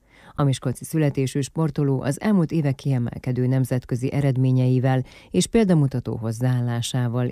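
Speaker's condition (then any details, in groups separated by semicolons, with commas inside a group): No condition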